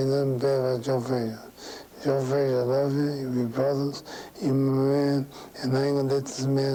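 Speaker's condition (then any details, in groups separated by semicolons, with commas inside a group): Parkinson's syndrome; no tremor, no physical weakness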